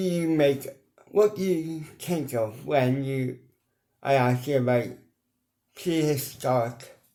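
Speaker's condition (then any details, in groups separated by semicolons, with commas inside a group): Cerebral palsy; mild, ataxic type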